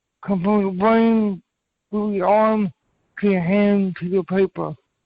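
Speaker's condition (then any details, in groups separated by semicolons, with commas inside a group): Cerebral palsy; from birth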